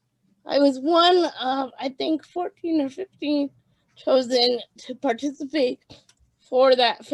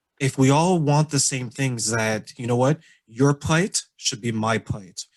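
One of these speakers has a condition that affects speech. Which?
The first: cerebral palsy; birth oxygen deprivation.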